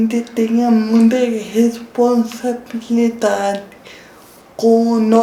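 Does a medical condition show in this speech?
Yes: cerebral palsy; impaired diction.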